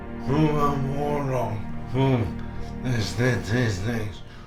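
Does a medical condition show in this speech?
Yes: motor neurone disease.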